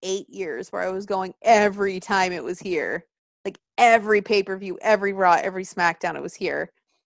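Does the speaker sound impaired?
No.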